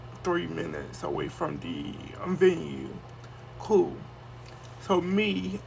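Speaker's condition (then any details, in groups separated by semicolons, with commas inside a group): Cerebral palsy; wheelchair user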